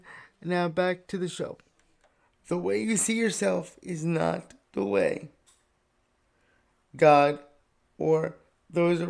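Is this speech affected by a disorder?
Yes: cerebral palsy.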